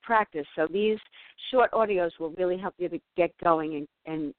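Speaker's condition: No condition

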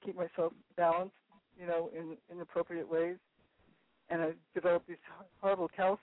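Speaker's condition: Parkinson's disease; early onset at 42, started on left side, right-handed, doctor suspected childbirth trigger with predisposition; 10 years since onset, still on medication, custom-designed retainer for one month, symptoms reversing, hyperbaric oxygen helped briefly; speaks well, near normal now, previously could not sustain long conversation, occasional difficulty saying a word

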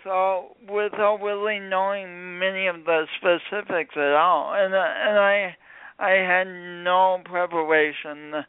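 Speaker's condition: Speech impediment from birth injury; since birth

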